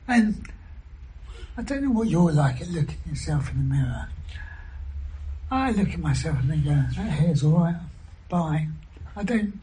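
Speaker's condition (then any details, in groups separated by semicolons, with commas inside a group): Throat cancer surgery, vocal injections; whispered after surgery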